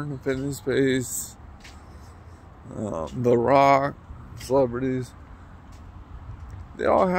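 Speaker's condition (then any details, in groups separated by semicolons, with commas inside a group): Traumatic brain injury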